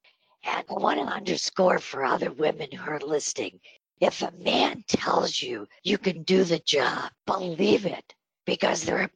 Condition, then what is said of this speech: Spasmodic dysphonia. I have spastic dysphonia, and the treatment is Botox.